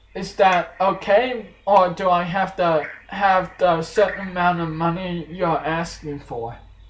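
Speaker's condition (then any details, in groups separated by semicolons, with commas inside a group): Cerebral palsy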